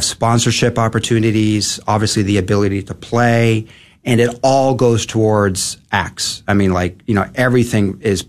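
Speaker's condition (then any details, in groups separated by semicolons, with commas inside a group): No condition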